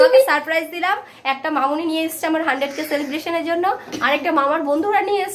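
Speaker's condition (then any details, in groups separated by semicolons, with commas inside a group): No condition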